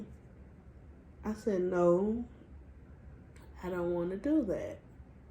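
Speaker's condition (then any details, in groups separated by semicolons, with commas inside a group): Cerebral palsy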